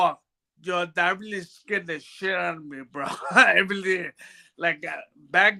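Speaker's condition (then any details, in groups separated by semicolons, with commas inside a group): Brain bruising; speech bad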